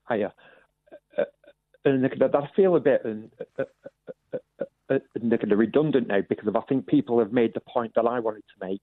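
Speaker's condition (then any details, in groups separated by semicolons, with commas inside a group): Stutter; earlier over-the-radio hypnotherapy and shouting attempt by hosts Iain Lee and Kath; stammer, said not to stammer when shouting back; blocks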